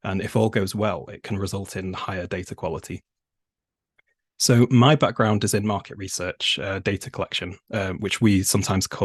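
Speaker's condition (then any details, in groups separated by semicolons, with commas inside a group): No condition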